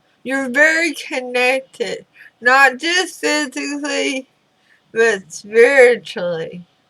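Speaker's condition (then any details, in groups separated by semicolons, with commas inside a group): Throat cancer radiation damage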